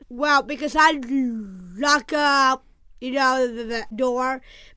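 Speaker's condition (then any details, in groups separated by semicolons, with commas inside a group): Down syndrome; from birth, delivering doctor concerned at once, diagnosis confirmed about 2 weeks after birth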